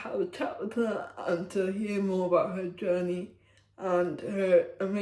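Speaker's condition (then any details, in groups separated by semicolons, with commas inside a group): Cerebral palsy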